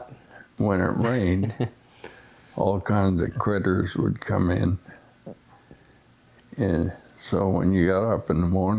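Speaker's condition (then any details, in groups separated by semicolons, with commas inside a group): Essential tremor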